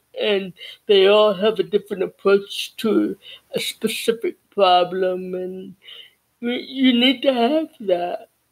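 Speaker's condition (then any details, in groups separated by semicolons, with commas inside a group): Cerebral palsy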